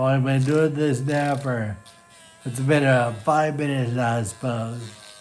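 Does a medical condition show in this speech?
Yes: Friedreich's ataxia.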